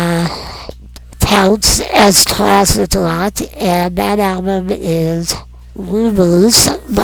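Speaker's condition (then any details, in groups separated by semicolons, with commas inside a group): Non-progressive muscular dystrophy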